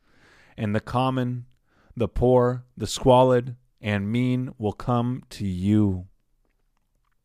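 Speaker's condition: No condition

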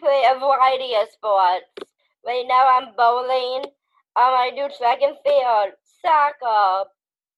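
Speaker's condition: Down syndrome

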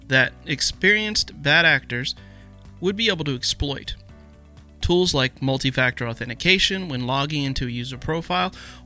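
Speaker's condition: No condition

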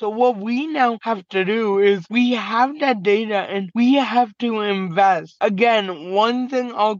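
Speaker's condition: Cerebral palsy; very mild physical disability, slight tremors during the day

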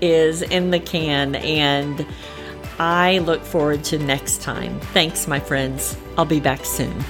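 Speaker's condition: Repaired cleft palate, cleft palate without cleft lip; roof of mouth only

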